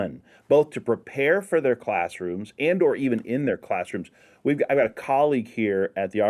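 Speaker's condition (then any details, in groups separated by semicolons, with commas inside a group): No condition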